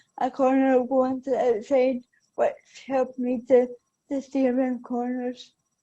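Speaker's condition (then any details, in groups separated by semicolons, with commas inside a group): Cerebral palsy; affects balance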